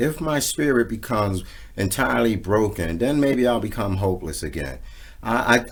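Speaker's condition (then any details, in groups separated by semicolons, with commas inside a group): No condition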